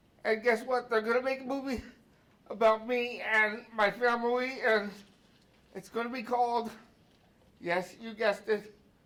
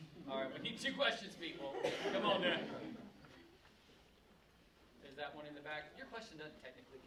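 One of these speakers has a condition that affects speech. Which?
The first: cerebral palsy; brain cell damage at birth.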